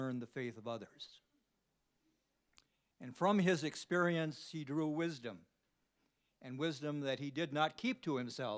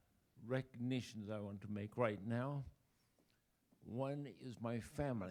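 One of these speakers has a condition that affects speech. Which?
The second: ALS; body weakening, 2 years since onset.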